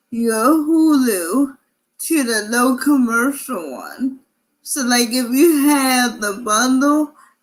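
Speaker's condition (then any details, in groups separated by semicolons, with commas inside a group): Cerebral palsy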